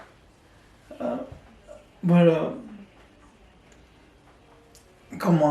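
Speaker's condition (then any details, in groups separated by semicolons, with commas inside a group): Cerebral palsy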